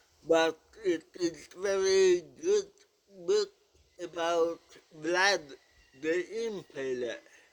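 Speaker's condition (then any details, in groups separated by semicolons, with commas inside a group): Cerebral palsy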